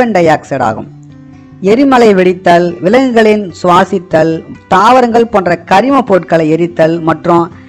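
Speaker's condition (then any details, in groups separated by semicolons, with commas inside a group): No condition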